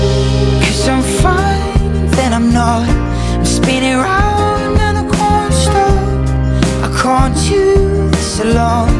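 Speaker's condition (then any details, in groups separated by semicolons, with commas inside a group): No condition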